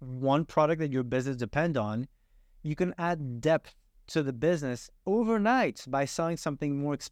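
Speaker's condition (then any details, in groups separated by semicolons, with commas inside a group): No condition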